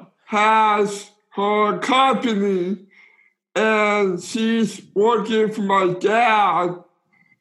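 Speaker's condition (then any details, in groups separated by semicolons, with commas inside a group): Down syndrome; congenital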